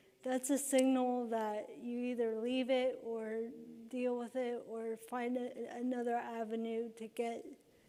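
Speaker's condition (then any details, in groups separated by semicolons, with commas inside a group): Cerebral palsy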